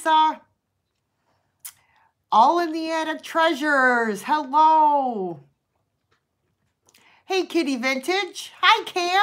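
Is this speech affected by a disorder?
No.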